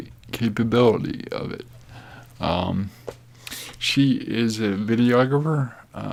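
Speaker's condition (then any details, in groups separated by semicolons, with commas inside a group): Cerebral palsy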